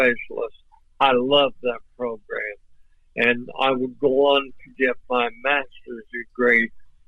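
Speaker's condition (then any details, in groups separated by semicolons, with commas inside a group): ALS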